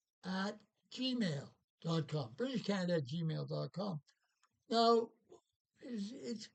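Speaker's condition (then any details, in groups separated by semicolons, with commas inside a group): Parkinson's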